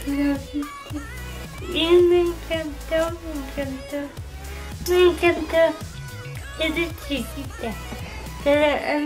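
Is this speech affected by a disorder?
Yes: cerebral palsy.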